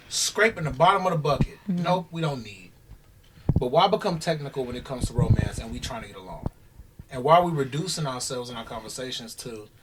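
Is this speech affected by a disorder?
No.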